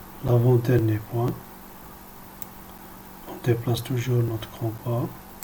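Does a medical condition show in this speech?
No.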